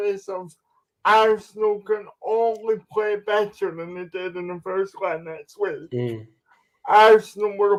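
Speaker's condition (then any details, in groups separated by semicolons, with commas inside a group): Cerebral palsy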